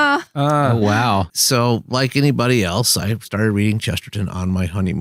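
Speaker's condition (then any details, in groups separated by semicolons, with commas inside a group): No condition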